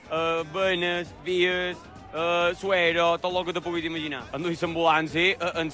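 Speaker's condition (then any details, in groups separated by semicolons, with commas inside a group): No condition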